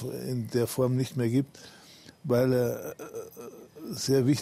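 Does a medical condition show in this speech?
Yes: Parkinson's disease; not trembling during interview, admitted to rehab bedridden two years ago, now walks with crutches.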